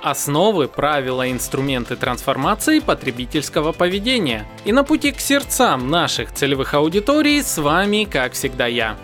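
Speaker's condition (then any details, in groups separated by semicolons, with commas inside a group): No condition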